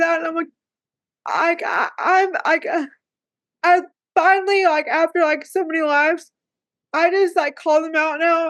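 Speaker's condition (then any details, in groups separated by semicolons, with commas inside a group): Cerebral palsy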